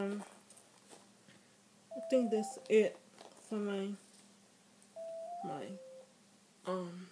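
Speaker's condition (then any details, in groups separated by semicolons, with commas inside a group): Speech impairment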